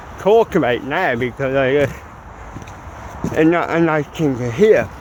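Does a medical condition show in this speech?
Yes: cerebral palsy; mild, ataxic type.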